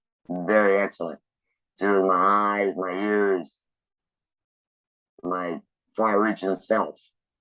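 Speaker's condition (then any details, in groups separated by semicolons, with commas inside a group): Laryngectomy; lost voice, device speech with good volume and clarity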